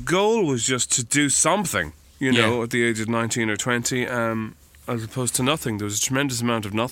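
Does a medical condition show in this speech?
No.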